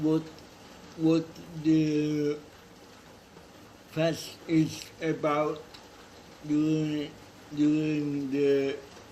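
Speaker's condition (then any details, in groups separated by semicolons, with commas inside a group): Cerebral palsy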